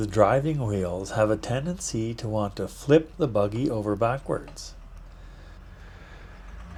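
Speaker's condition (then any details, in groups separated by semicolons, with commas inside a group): No condition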